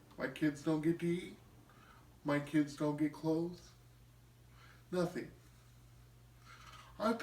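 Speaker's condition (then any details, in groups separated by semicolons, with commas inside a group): Cerebral palsy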